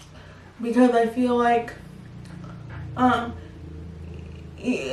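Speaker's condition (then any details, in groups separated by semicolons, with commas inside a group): Spastic quadriplegic cerebral palsy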